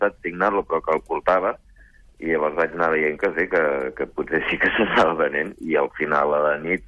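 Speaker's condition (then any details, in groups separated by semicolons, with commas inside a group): No condition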